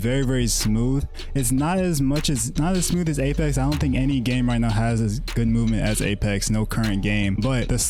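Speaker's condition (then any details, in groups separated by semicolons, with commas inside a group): No condition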